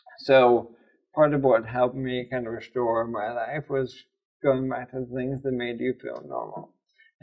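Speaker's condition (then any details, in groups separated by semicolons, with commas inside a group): ALS; voice and hands affected; voice affected, voice changes about a year after onset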